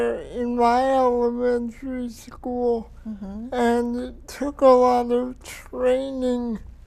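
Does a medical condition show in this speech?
Yes: cerebral palsy.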